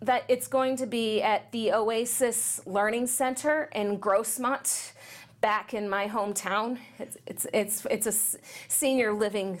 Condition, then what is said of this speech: Stuttering. I mean, I, as you probably might have noticed, I mean, I stutter a little bit, you know.